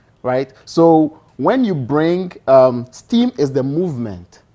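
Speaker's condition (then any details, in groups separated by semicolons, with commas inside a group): No condition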